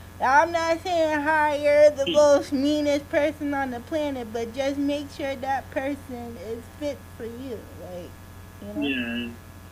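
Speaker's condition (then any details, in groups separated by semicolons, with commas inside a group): Cerebral palsy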